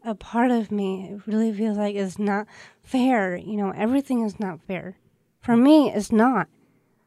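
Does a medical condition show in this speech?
Yes: Down syndrome; known since infancy.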